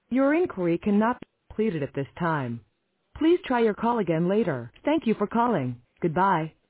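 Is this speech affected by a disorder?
No.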